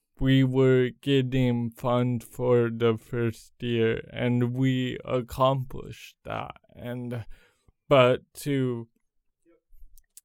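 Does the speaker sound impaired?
Yes: cerebral palsy; congenital.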